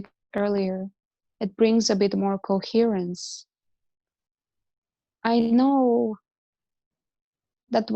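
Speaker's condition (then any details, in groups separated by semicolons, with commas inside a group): No condition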